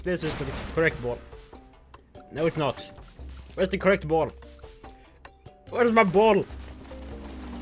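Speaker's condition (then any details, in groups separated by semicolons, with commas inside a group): No condition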